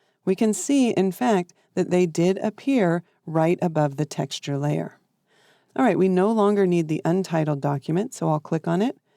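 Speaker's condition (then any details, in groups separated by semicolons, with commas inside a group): No condition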